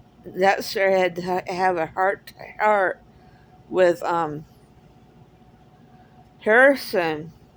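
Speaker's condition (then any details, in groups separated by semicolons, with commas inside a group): Cerebral palsy; speaks differently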